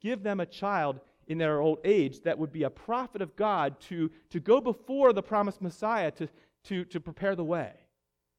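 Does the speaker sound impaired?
No.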